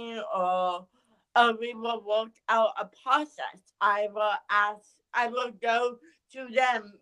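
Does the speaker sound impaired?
Yes: cerebral palsy; affects speech, audible on podcast, new people, coworkers, family sometimes ask for repetition.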